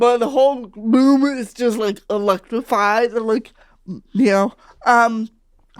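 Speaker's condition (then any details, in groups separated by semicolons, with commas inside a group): Cerebral palsy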